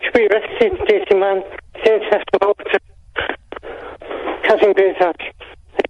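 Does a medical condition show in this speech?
Yes: Parkinson's; needs sling hoist to be lifted up; sounds unwell tonight, calling by phone, poor phone line, remote equipment, excited, told to breathe; hard to understand, varies night to night, some nights worse, turned away by other radio stations.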